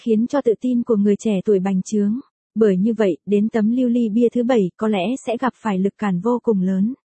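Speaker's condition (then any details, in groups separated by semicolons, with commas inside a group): No condition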